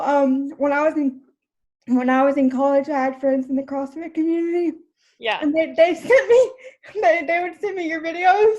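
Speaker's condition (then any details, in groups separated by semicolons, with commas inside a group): Cerebral palsy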